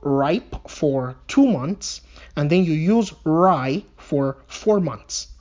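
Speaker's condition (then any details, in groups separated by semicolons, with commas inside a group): No condition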